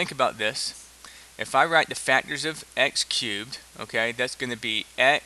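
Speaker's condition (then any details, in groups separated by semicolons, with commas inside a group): No condition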